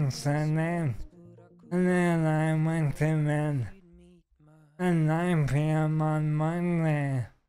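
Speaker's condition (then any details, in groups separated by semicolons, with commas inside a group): ALS; stem cell treatment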